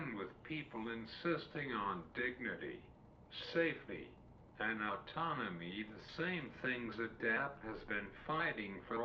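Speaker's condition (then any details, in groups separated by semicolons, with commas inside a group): Cerebral palsy; uses wheelchair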